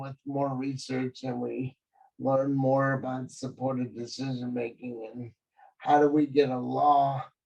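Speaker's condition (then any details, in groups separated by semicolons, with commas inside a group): Cerebral palsy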